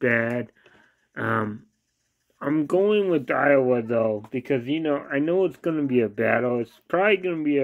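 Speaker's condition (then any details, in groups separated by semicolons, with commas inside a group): Cerebral palsy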